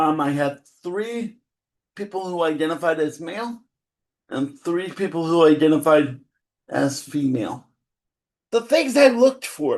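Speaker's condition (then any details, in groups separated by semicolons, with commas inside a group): Cerebral palsy; spastic type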